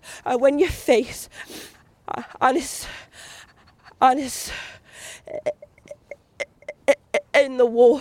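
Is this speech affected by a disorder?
Yes: stammer; fears drive-thru speaker boxes, hard in noisy coffee shops, once blocked on own name, avoided phone calls; here prolonged sounds.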